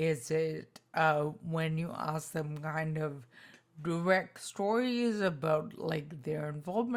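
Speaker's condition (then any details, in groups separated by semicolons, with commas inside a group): Spinocerebellar ataxia type 2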